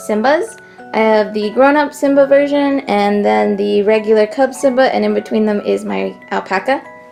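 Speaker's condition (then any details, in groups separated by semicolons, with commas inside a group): No condition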